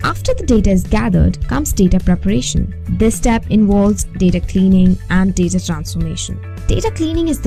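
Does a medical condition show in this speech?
No.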